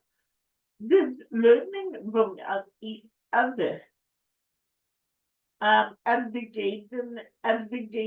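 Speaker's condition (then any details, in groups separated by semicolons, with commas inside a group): Cerebral palsy; affects speech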